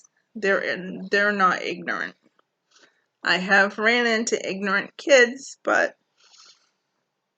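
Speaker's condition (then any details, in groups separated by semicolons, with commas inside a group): Cerebral palsy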